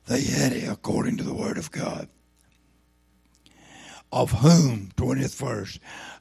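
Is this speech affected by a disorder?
Yes: throat cancer, lost vocal cord.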